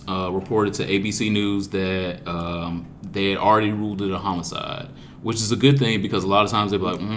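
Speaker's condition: No condition

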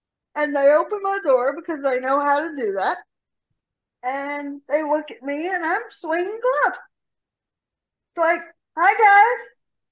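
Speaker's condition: Cerebral palsy; severe rotator cuff tear

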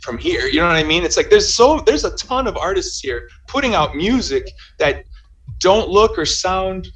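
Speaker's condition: No condition

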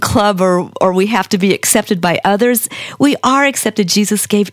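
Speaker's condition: No condition

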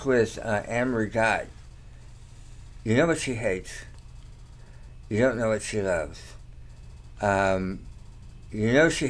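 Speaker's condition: Tongue cancer surgery; slight slur

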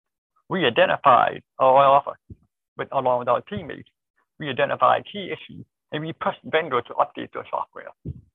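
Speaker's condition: Deafness, born deaf, cochlear implant

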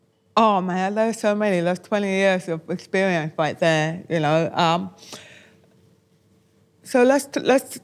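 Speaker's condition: Deafness, born deaf

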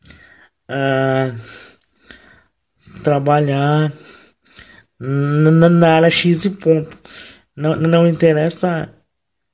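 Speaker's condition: Cerebral palsy, mild; wheelchair user, motor function affected; no medication; voice mildly affected, occasional voice breaks

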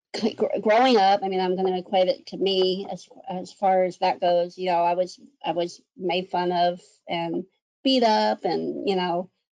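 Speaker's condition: Cleft lip and palate; congenital cleft lip and cleft palate, 60 plus surgeries; one or two surgeries a year

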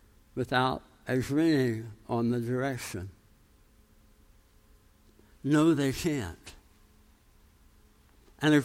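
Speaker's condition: Tongue cancer, jaw reconstruction

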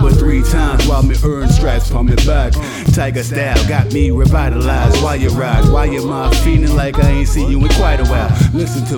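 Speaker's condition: No condition

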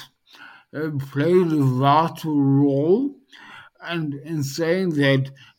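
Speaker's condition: Dysarthria post-stroke; speech highly affected

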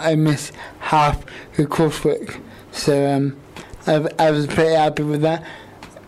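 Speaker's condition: Quadriplegic cerebral palsy; all four limbs affected, right side worse than left, wheelchair bound, 24-hour care; age 28; obvious speech impediment, quite a bit of effort to speak and shape words, considers self understandable

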